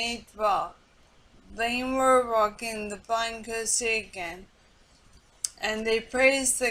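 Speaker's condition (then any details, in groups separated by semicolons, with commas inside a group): Multiple sclerosis; speech affected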